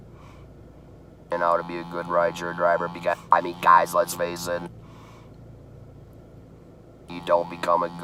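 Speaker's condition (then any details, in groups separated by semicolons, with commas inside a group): Laryngeal cancer laryngectomy, electrolarynx; tracheostomy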